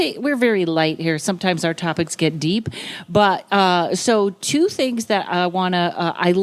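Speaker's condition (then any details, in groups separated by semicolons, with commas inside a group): No condition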